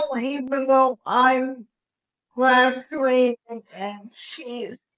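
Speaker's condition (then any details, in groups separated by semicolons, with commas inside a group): Cerebral palsy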